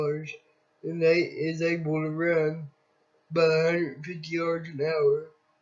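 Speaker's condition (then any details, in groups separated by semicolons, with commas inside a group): Cerebral palsy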